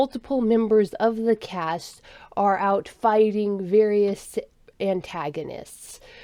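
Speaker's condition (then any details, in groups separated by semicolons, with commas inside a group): No condition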